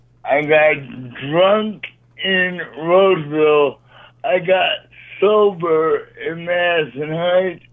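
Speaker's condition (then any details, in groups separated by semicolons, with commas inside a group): Cerebral palsy; voice sounds like a rock singer's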